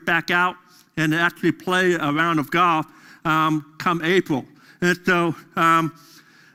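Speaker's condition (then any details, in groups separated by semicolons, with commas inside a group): Deafness; deaf during school years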